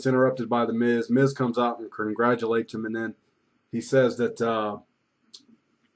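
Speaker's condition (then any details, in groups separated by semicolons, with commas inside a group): No condition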